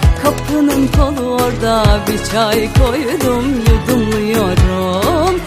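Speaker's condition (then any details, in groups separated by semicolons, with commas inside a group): No condition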